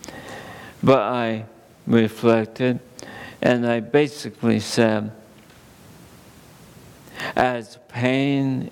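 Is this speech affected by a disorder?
Yes: ALS; under neurologist care.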